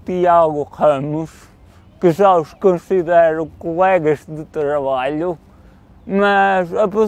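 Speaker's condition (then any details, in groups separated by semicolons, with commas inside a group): Cerebral palsy; motor problems; age 28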